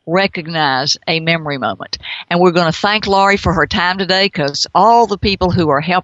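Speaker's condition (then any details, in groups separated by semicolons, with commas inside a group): No condition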